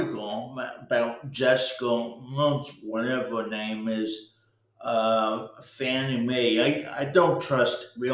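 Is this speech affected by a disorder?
Yes: cerebral palsy.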